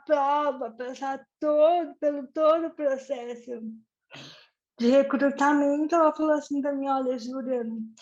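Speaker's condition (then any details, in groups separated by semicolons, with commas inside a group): Cerebral palsy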